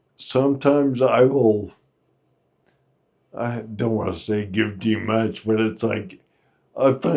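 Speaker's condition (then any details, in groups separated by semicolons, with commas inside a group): Friedreich's ataxia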